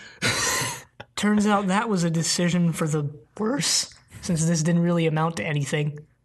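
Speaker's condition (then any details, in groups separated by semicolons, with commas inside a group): No condition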